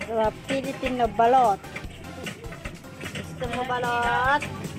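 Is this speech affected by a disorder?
No.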